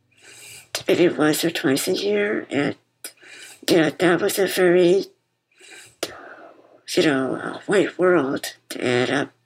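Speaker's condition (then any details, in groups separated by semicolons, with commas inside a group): Muscular dystrophy; congenital muscular dystrophy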